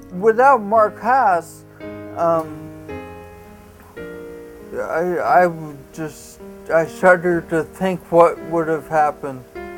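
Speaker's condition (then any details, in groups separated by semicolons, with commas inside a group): Traumatic brain injury; lost all speech after injury for a time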